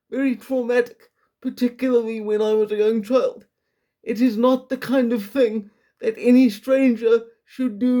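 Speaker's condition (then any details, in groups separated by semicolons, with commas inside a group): Quadriplegic cerebral palsy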